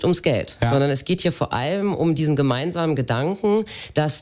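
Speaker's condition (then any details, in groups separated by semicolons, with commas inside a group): No condition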